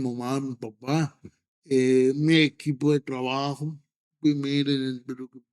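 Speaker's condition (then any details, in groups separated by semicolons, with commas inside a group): Cerebral palsy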